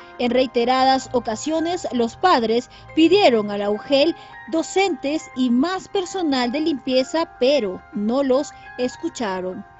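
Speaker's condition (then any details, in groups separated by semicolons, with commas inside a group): No condition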